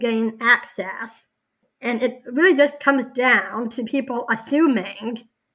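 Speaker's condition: Down syndrome

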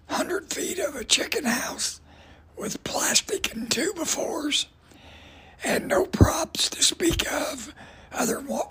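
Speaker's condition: Voice damage from cancer; cancer damage to voice box, fighting cancer about 10 years, given fatal prognosis 5 years ago; raspy voice, voice box destroyed by cancer

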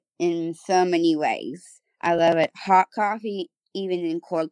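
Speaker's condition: Down syndrome; third copy of the 21st chromosome

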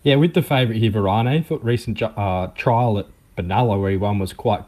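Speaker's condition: No condition

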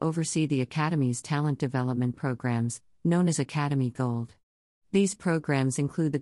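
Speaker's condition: No condition

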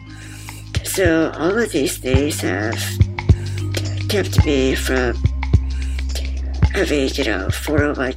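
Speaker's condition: Muscular dystrophy; congenital, later tracheostomy, speech lost

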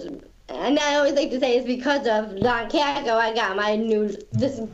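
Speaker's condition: Down syndrome; active public speaker since Special Olympics event in Syracuse, took public speaking class, reads and speaks better than sings

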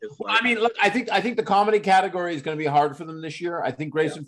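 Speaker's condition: No condition

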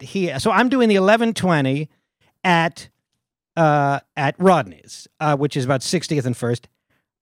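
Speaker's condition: No condition

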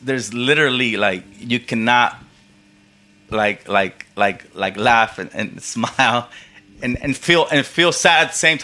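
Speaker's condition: Stuttering; intermittent stutter, cause unknown, possibly tiredness or teasing, formerly avoided speaking from embarrassment; stutters at times, apologises and laughs at self to reset, stutter then goes away; repeated words

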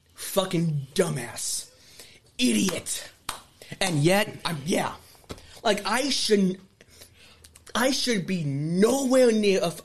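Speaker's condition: Stutter; stutter since childhood, speech therapist in school; still has a stutter; no stuttering when performing in wrestling ring; blocks

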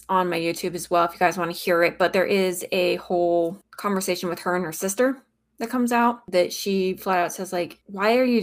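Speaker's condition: No condition

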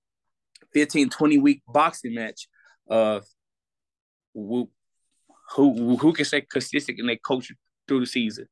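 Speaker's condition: Stuttering; stutter since earlier years, milder than in the past, declined speech class suggested by mother; still stutters, less severe than in past; less severe than before; repeated sounds, repeated words

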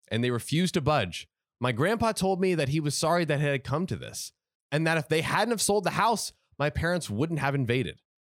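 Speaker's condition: No condition

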